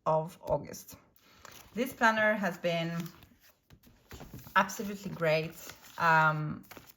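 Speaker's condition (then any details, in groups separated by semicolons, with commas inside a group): No condition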